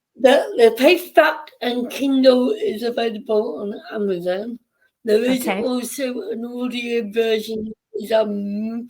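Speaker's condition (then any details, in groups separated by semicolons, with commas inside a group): Cerebral palsy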